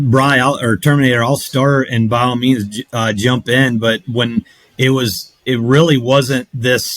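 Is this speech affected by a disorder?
No.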